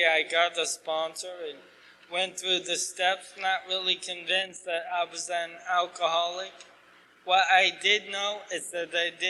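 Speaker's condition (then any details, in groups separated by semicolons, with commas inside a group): ALS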